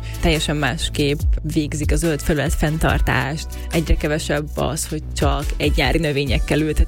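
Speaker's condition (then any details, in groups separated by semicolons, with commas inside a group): No condition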